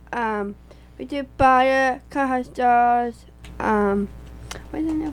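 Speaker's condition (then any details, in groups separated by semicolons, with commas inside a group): Down syndrome; extra chromosome, present from birth, diagnosed after birth, now 16 years old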